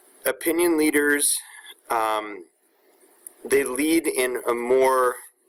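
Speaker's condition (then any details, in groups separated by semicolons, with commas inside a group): No condition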